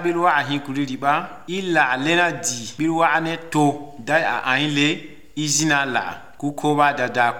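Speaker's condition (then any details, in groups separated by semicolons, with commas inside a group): No condition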